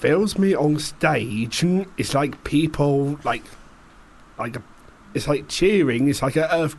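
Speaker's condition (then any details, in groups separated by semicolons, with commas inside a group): Down syndrome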